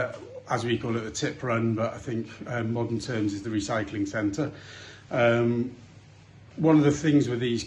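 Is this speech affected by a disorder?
No.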